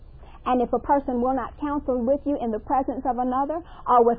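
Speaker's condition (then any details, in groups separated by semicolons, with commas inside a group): No condition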